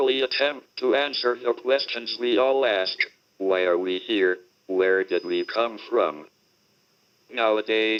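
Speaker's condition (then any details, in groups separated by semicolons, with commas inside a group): Motor neurone disease, speech-generating device; body hardly works at all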